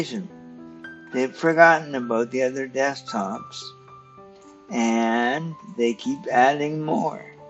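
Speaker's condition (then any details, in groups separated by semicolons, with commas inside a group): Cerebral palsy; stiff muscles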